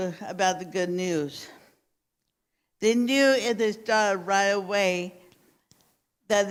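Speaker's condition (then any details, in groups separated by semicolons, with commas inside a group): Cerebral palsy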